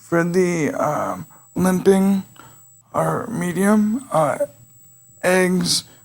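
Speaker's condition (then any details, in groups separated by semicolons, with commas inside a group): Cerebral palsy; able to speak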